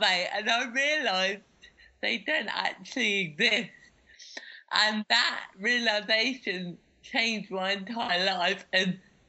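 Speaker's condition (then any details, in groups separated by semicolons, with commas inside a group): Cerebral palsy; cerebral palsy since childhood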